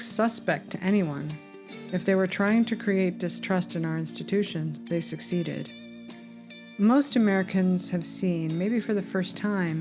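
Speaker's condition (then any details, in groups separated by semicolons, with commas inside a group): No condition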